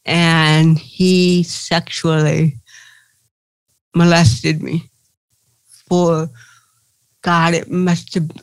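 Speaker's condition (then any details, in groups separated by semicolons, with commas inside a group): Cerebral palsy; since birth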